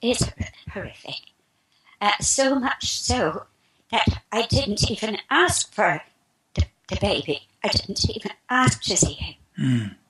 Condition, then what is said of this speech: Spasmodic dysphonia. So in a few minutes I will be speaking perfectly.